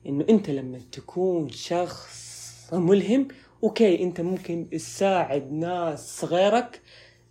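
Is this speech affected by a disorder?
Yes: stuttering; has own female specialist; broken, interrupted sounds, speaks naturally and spontaneously on podcast; here prolonged sounds.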